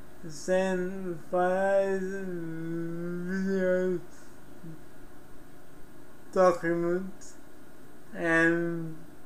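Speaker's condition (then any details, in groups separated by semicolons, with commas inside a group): Cerebral palsy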